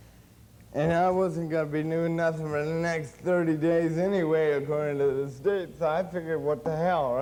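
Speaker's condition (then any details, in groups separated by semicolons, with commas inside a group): Cerebral palsy; since birth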